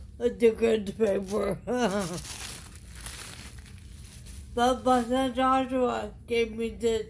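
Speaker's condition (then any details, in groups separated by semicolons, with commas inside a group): Traumatic brain injury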